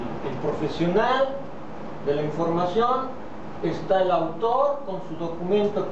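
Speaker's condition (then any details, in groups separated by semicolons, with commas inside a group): No condition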